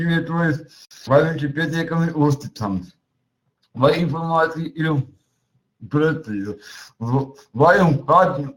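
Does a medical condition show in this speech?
Yes: cerebral palsy; speech not very clear.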